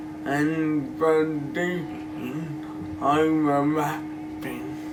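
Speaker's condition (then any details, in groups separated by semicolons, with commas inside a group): Cerebral palsy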